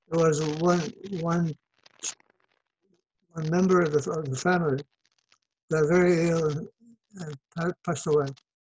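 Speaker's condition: Parkinson's disease; believed environmental

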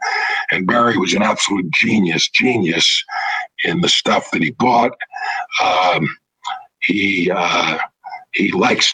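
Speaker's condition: Throat cancer, vocal cords removed

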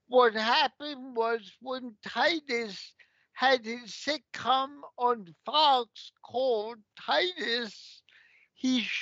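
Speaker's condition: Cerebral palsy; takes a while to walk off stage

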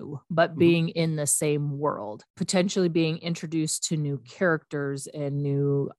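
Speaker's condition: No condition

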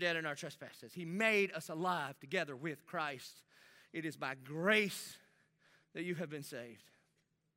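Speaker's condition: No condition

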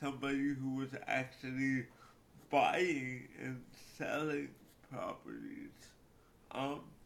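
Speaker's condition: Cerebral palsy; cerebral palsy since childhood

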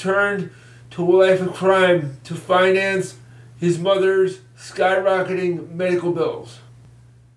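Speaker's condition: Cerebral palsy; grew up before the ADA, used 6T formula: think, trust, tool, try, test, train

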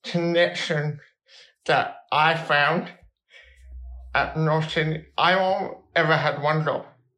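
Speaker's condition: Cerebral palsy

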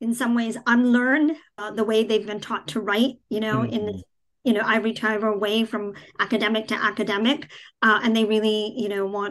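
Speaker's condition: Cleft palate; congenital cleft palate without cleft lip, not visible, health struggles continuing into adulthood; childhood articulation problems, hard to understand, years with speech pathologist, speaking Hindi discouraged by early doctors, therapists

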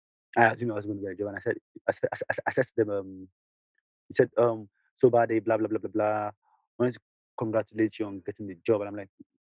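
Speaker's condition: Stuttering; mild stutter; spoke too fast; repeated sounds

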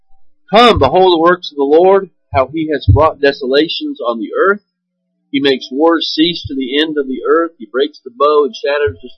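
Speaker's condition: No condition

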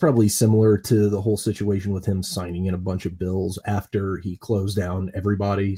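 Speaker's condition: No condition

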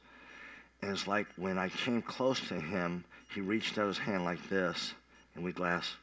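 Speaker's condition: Cleft palate; revived by nurse

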